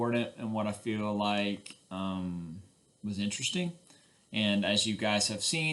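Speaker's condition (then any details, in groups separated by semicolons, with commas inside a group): No condition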